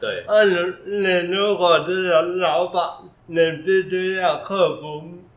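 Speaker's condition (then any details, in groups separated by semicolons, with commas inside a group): Brain injury with language impairment; thinking otherwise typical, communication initially poor, improved since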